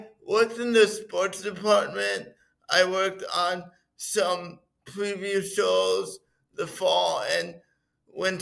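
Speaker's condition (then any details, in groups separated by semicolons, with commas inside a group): Cerebral palsy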